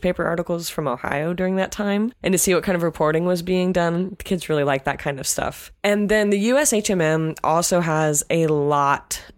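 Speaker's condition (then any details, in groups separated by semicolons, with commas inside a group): No condition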